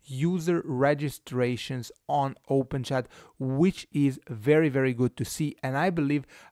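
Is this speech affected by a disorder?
No.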